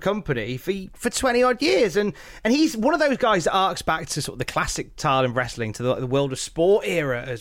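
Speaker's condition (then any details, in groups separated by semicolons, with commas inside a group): No condition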